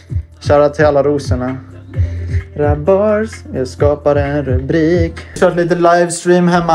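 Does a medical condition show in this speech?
No.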